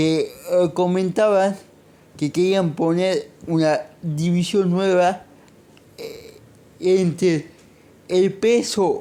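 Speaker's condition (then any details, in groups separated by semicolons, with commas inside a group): Cerebral palsy; monthly medication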